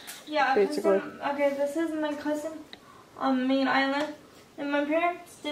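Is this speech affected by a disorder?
Yes: cerebral palsy, spastic quadriplegic.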